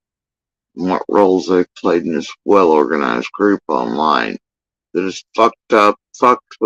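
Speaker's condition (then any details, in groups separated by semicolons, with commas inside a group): Facial paralysis after surgery; tongue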